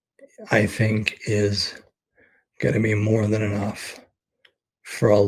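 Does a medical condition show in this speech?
Yes: ALS; expects to lose voice very soon.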